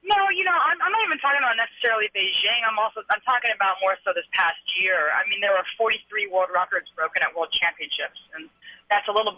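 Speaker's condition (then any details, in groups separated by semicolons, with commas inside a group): No condition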